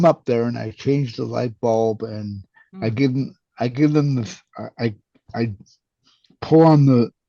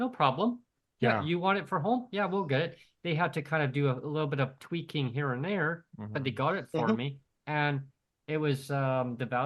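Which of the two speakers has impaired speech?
The first: cerebral palsy.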